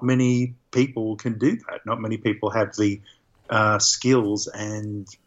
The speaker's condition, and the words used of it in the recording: No condition.